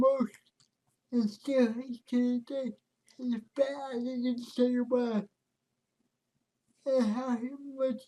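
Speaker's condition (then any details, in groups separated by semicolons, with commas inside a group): Cerebral palsy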